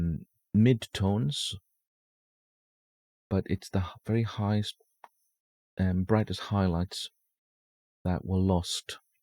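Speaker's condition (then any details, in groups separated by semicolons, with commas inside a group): No condition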